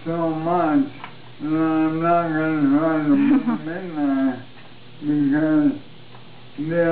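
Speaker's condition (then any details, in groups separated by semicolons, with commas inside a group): ALS; voice changed dramatically, short of breath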